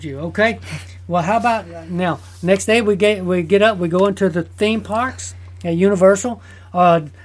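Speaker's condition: No condition

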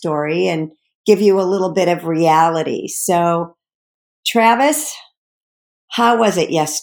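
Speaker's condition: No condition

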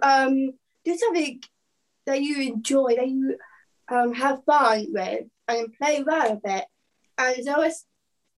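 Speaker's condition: Down syndrome; extra chromosome, 17 years old

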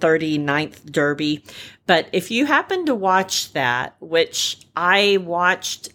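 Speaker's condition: Repaired cleft palate; congenital cleft

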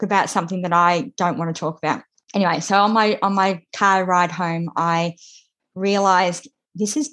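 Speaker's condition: Cleft lip and palate; congenital, lip repaired about 12 or 17 months, operations through childhood to after puberty, braces in Melbourne; speech therapy in childhood, cleft not obvious by own account

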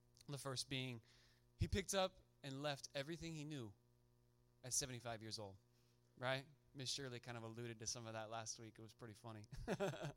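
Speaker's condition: No condition

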